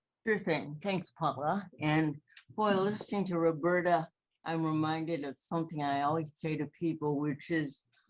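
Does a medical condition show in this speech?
Yes: cerebral palsy; present from birth, balance and coordination affected, mobility scooter.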